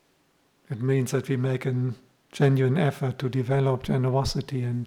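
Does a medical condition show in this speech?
No.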